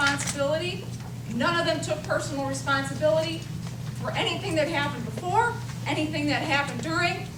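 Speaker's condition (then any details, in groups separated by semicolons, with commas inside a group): No condition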